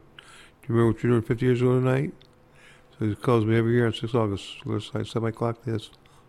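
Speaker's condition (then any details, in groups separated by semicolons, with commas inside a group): Parkinson's; hard time walking and talking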